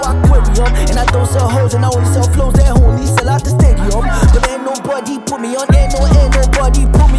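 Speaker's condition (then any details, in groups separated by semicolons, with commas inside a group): No condition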